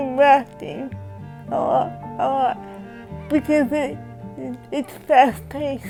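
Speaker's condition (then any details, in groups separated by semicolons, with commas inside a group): Cerebral palsy; right side affected, body curled, physical therapy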